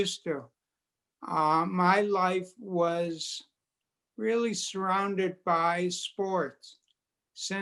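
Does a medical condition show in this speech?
Yes: multiple sclerosis; quadriplegic.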